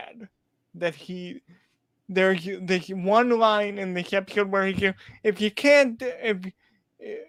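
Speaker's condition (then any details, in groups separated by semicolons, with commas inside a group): Cerebral palsy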